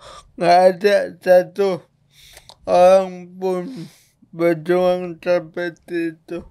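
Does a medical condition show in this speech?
Yes: cerebral palsy.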